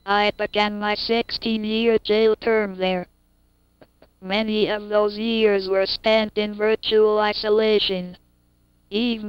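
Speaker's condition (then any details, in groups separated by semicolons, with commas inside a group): Cerebral palsy; cannot move limbs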